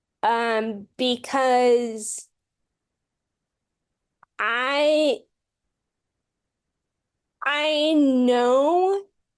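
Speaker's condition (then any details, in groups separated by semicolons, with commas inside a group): Friedreich's ataxia; progressive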